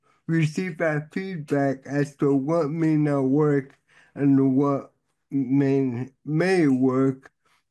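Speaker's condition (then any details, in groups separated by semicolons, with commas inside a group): Cerebral palsy; e.g. for MRI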